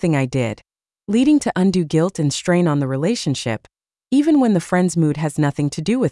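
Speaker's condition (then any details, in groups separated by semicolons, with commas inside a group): No condition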